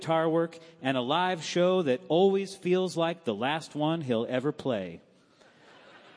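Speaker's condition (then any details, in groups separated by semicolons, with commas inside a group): No condition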